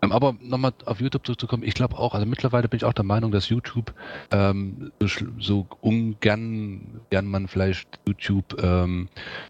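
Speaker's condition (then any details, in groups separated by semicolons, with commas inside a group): No condition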